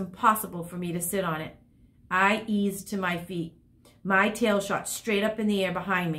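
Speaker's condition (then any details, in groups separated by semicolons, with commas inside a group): No condition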